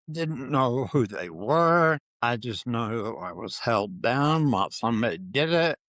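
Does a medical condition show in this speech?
Yes: Parkinson's disease.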